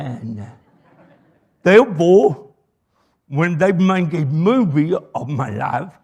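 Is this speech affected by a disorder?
Yes: cerebral palsy; 18 years speech therapy, sounds mostly conquered, much improved.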